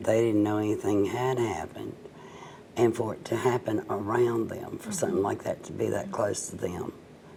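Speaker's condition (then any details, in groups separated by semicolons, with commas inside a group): Cerebral palsy, mild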